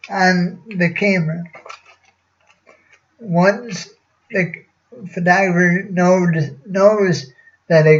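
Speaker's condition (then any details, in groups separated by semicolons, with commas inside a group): Cerebral palsy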